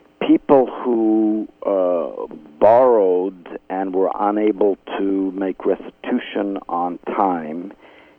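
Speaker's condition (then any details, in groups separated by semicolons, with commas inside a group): No condition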